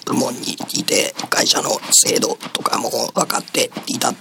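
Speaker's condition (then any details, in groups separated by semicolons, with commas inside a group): Laryngectomy, esophageal speech; 5 cm cervical esophageal cancer at esophageal entrance behind vocal cords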